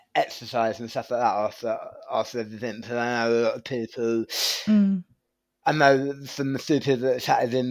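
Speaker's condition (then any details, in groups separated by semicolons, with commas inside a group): Tongue cancer surgery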